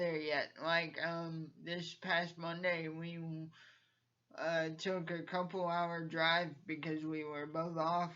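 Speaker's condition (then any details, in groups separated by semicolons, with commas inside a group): Cerebral palsy; from birth, uses wheelchair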